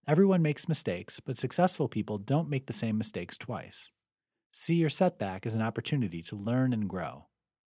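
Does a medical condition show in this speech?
No.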